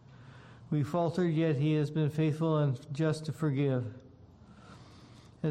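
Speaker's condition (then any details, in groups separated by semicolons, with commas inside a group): Parkinson's disease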